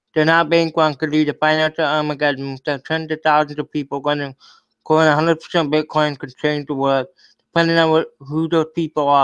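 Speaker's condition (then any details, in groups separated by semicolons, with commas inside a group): Cerebral palsy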